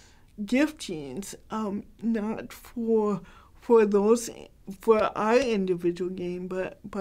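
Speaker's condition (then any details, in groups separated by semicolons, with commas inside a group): Cerebral palsy, mild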